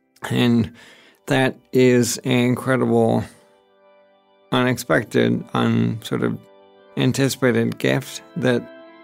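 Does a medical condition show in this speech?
Yes: ALS; onset age 36, first symptom weak left hand cramping with pen, shaking hands; progressing slowly.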